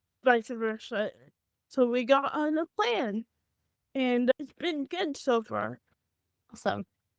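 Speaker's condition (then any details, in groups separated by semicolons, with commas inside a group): Cerebral palsy; from birth; physical therapy; had speech therapy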